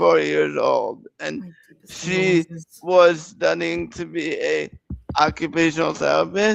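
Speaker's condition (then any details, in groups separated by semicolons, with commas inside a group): Cerebral palsy; present from birth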